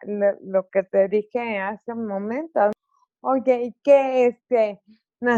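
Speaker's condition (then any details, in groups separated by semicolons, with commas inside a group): Cerebral palsy; articulation affected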